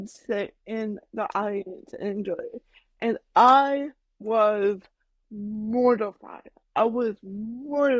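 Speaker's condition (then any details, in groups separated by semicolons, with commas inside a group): Cerebral palsy, mild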